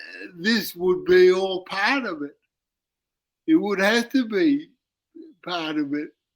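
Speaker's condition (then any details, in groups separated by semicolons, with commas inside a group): Cerebral palsy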